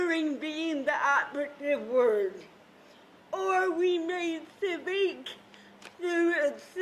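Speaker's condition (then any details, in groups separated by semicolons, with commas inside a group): Cerebral palsy; voice with a CP accent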